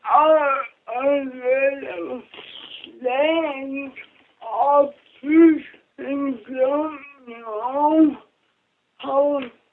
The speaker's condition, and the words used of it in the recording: Cerebral palsy. She said the only thing she doesn't accept about herself is her speech.